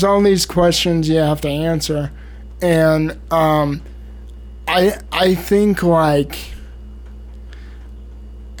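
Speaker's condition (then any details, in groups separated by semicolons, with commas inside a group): Cerebral palsy, spastic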